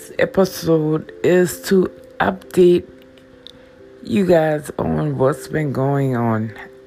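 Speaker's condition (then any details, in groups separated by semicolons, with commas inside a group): Stroke with stutter; cannot move, hands not working, constant pain, physical therapy, not sleeping, caregiver Miss Priest gives medicines, meals; stutter now, linked by speaker to not sleeping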